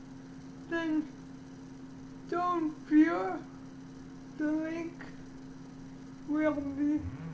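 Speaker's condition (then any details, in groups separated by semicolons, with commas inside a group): Cerebral palsy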